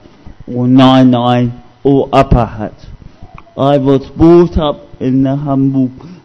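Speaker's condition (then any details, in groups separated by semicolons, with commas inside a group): Cerebral palsy; discovered at age 2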